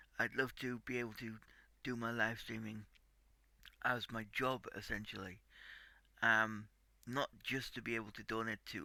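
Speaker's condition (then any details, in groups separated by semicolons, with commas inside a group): Cerebral palsy; tight muscles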